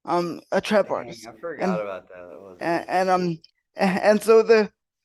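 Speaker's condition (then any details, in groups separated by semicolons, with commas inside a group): Cerebral palsy; wheelchair user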